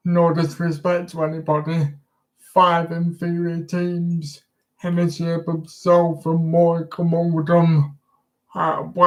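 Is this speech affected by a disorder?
Yes: disability affecting speech.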